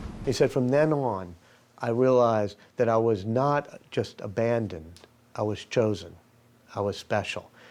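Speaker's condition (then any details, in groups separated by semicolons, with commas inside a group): No condition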